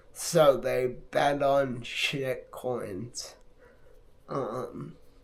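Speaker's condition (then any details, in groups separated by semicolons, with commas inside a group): Multiple sclerosis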